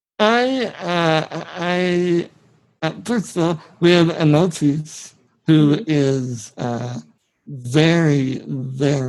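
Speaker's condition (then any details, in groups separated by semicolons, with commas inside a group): Spinal muscular atrophy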